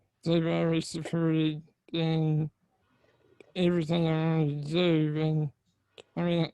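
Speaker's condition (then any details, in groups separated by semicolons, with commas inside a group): Spinal muscular atrophy; muscular dystrophy type, lifelong wheelchair user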